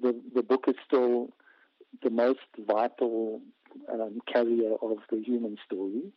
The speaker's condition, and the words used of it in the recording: None; typical speech.